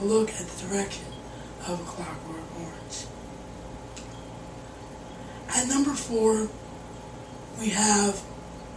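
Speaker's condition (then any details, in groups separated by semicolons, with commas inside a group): Cerebral palsy; wheelchair bound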